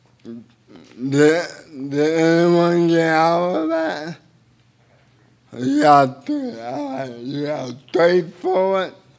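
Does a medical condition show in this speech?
Yes: cerebral palsy; involuntary hand movements; speech a little unclear, a little difficult.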